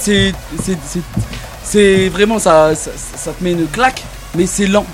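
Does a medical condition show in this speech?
No.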